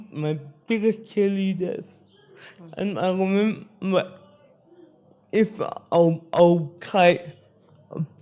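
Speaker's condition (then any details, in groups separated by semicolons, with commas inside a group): Spastic cerebral palsy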